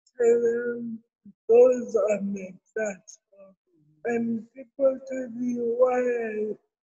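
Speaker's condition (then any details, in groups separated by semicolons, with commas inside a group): Cerebral palsy; therapy since six months old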